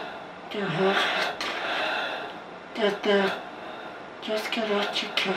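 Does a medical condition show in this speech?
Yes: ALS.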